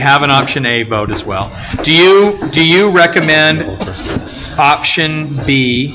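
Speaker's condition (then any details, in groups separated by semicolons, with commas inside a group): No condition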